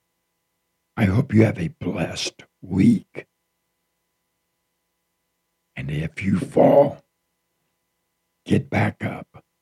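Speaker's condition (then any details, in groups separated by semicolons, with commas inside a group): Throat cancer, partial laryngectomy; half of voice box removed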